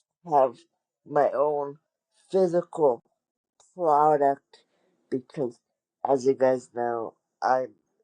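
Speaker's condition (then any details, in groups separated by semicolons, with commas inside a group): Cerebral palsy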